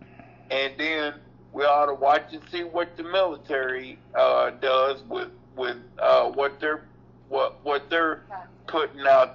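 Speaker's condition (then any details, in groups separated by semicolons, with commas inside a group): Cerebral palsy; running in yard days after taking ImmuCyst supplement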